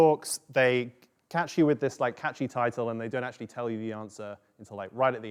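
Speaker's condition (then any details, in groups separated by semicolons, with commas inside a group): No condition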